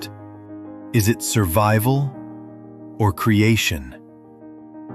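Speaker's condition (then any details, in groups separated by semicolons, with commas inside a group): No condition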